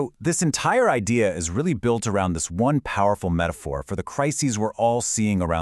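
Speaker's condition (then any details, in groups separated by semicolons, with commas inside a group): No condition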